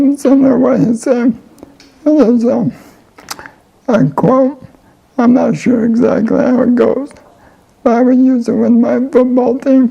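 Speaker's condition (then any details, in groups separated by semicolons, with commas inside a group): ALS; voice and lungs affected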